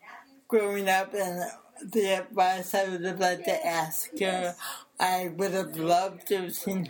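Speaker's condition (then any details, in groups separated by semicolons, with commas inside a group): Cerebral palsy; affects speech, improved with speech therapy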